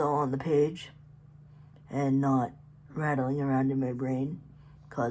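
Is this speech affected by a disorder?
Yes: cerebral palsy; predominantly physical.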